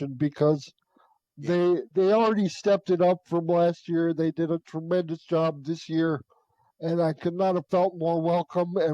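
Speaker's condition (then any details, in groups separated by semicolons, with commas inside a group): Cerebral palsy; uses wheelchair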